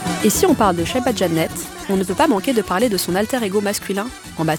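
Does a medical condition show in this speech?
No.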